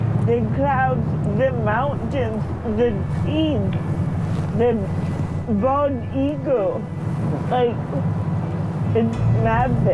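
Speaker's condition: Cerebral palsy; diagnosed before age 2, mainly lower limbs, balance, coordination, motor dexterity, speed affected, muscles don't relax

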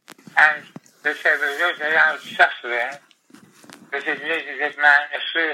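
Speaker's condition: Tongue cancer, glossectomy; most of tongue removed

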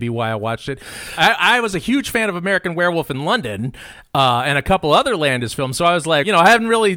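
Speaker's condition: No condition

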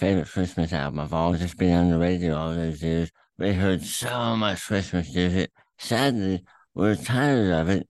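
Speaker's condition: Throat cancer; stage 4, terminal, tumor through tongue attached to epiglottis, inoperable, Emory Proton Center therapy not working

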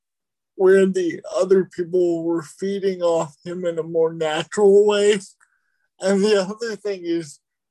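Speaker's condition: Cerebral palsy

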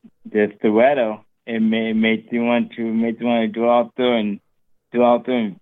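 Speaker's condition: Cerebral palsy; predicted at birth never to walk or talk, now does public speaking, comfortable telling story

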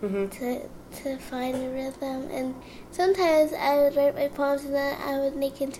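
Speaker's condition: Cerebral palsy; cannot say it as intended

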